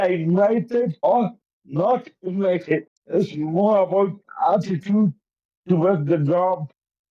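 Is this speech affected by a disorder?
Yes: cerebral palsy; affects coordination.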